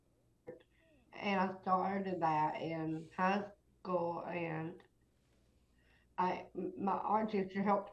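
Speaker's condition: Down syndrome; diagnosed at birth, heart defect, open heart surgery

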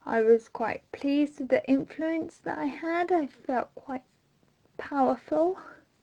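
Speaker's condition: Mild cerebral palsy; since birth

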